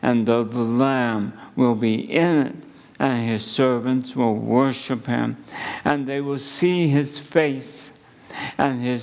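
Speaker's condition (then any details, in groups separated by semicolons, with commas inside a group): ALS; under neurologist care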